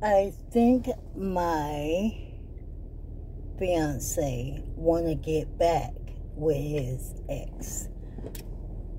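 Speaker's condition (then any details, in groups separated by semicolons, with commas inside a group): ALS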